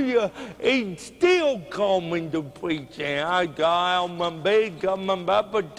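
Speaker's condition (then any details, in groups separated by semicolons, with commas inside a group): Cerebral palsy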